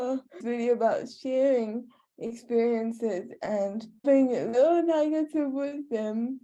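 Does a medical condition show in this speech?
Yes: cerebral palsy.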